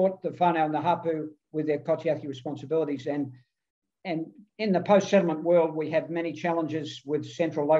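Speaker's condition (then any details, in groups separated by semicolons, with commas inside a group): No condition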